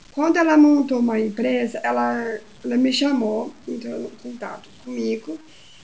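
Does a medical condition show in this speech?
Yes: Down syndrome; trained at Atitude Inclusão to present talk slides, later gave full talk at Smart Cities.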